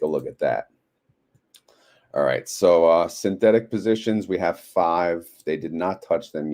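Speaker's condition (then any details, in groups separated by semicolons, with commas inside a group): No condition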